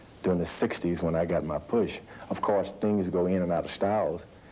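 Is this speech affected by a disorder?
No.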